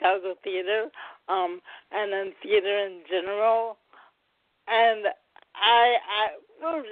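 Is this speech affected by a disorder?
Yes: cerebral palsy.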